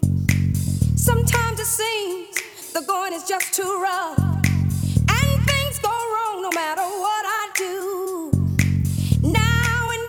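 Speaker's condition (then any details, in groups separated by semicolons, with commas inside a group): No condition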